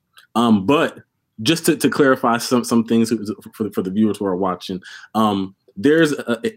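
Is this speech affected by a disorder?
Yes: stuttering; stuttered all life since childhood, volunteered for public speaking in high school and college; here repeated sounds, repeated words.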